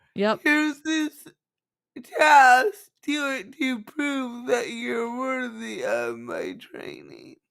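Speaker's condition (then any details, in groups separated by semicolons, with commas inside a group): Cerebral palsy; from birth, affects walking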